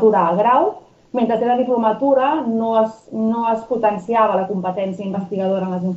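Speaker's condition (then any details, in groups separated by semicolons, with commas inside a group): No condition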